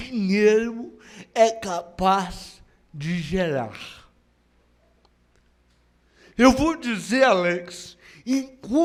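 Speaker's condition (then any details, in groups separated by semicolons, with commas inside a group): Cerebral palsy; no speech as child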